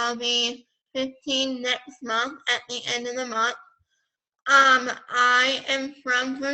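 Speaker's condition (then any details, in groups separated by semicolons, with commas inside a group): Pompe disease; recessive metabolic disease, nerve cell damage throughout body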